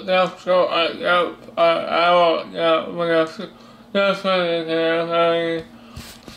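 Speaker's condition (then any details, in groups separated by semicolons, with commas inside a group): Cerebral palsy; body affected; speech disability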